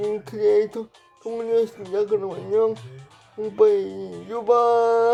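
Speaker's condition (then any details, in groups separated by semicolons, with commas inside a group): Brain lesion disability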